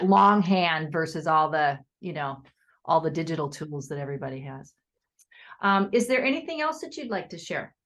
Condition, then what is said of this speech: No condition.